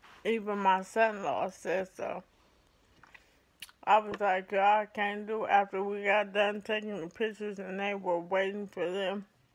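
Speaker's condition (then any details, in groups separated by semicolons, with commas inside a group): ALS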